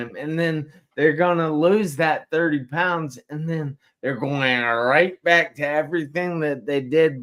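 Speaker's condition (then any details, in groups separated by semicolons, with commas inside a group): Traumatic brain injury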